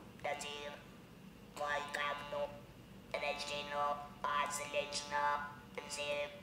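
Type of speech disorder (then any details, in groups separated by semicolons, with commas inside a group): Electrolarynx speech; electrolarynx user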